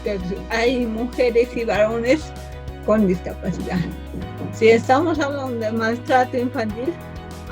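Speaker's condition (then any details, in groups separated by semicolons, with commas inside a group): Cerebral palsy from birth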